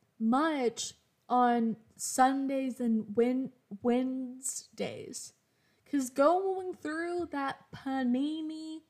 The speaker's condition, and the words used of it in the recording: Stuttering. And as y'all can see, I stutter on hello.